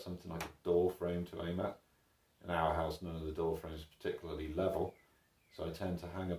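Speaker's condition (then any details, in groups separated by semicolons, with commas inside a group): No condition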